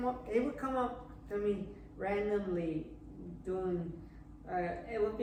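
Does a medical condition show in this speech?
Yes: cerebral palsy.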